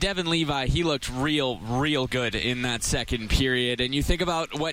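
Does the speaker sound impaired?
No.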